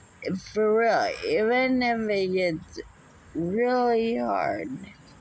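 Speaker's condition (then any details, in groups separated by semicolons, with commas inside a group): Muscular dystrophy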